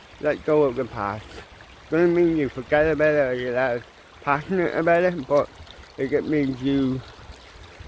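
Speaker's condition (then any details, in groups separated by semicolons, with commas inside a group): Cerebral palsy; mild, ataxic type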